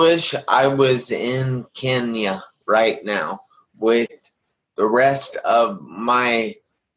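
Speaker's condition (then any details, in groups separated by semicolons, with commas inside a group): Traumatic brain injury; tracheotomy, briefly on ventilator after injury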